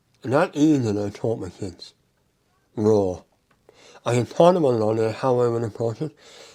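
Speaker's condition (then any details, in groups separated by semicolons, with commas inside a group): Mouth cancer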